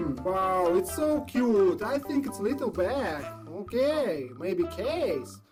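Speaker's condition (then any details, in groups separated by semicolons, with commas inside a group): No condition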